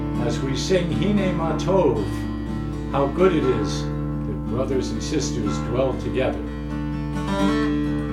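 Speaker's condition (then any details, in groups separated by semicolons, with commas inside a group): No condition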